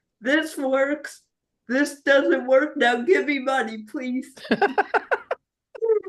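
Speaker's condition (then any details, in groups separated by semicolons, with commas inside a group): Cerebral palsy; spastic quadriplegic, severe, wheelchair user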